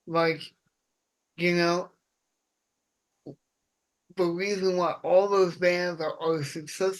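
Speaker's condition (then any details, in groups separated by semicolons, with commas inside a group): Cerebral palsy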